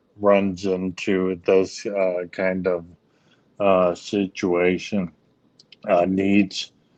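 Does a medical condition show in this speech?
Yes: ALS; speech issues.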